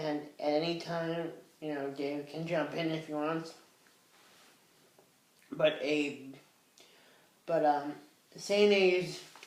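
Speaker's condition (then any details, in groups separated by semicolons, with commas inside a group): Cerebral palsy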